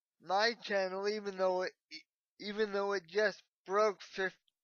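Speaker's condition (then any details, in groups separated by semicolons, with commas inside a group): Cerebral palsy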